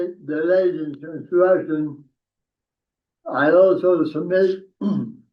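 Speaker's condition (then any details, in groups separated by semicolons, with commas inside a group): Tongue cancer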